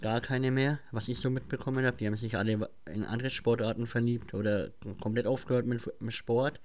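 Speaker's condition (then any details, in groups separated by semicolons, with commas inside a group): Cleft palate; speech impediment, mimicked in school when reading aloud, listeners say speech hard to understand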